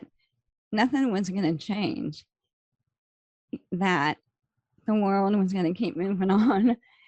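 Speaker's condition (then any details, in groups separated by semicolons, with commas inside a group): ALS; slow progressing form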